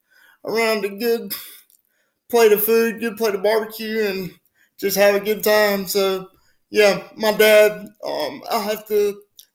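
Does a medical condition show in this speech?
Yes: spastic quadriplegic cerebral palsy; from birth, fully wheelchair bound, cannot move self, affects muscle tone; daily stretching to keep muscles from getting too tight, age 25; speech sometimes affected if not careful.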